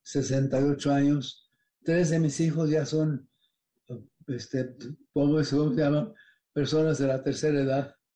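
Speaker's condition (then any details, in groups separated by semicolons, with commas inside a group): Parkinson's disease; body rigidity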